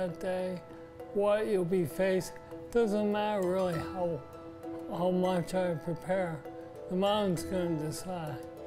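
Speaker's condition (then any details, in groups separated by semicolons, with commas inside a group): Parkinson's disease; strong voice, sings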